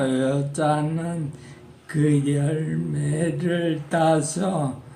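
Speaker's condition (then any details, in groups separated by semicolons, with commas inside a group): Parkinson's disease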